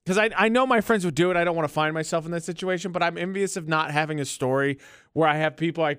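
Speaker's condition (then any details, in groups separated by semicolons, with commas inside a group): No condition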